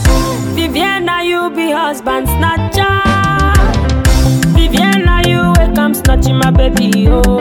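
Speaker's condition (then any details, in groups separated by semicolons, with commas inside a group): No condition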